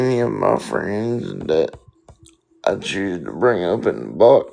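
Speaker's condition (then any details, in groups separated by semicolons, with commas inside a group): Spastic quadriplegic cerebral palsy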